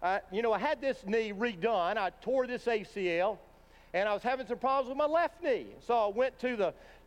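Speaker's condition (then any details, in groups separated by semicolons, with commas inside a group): No condition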